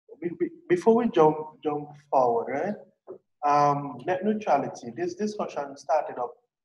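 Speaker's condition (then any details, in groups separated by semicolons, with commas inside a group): No condition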